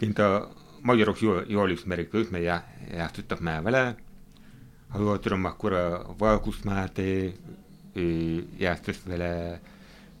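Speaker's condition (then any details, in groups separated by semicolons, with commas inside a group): Hard of hearing; hearing aid use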